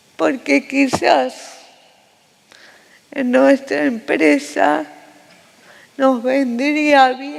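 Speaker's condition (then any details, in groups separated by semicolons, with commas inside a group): Cerebral palsy; respiratory arrest at birth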